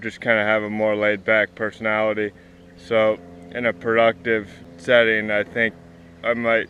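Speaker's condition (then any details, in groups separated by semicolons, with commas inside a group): Cerebral palsy; spastic, affects walking and legs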